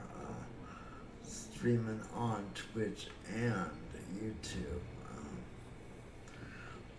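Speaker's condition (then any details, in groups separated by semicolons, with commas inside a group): Cerebral palsy; affects muscle coordination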